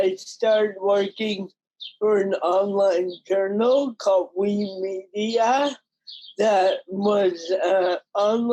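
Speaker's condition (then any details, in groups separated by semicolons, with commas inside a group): Cerebral palsy; mild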